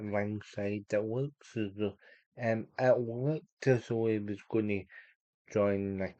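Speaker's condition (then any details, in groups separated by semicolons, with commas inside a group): Cerebral palsy; unable to walk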